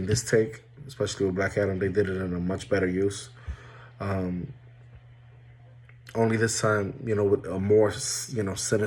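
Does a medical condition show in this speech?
No.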